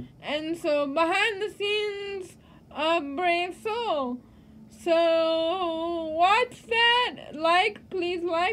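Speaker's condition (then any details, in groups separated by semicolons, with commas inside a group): Cerebral palsy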